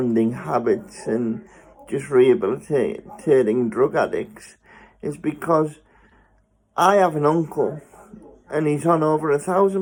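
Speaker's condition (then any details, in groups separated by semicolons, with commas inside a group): Spastic cerebral palsy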